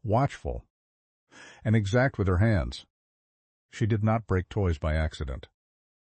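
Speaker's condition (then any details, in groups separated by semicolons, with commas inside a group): No condition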